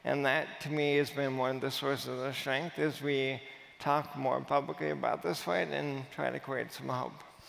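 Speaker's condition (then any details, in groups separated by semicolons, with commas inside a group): Amyotrophic lateral sclerosis; speech audibly affected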